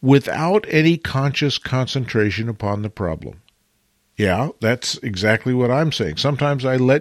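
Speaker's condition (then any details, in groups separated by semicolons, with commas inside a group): No condition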